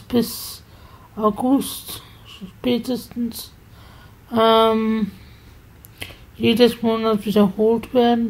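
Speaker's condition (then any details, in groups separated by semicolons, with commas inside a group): Spasticity from birth; multiple sclerosis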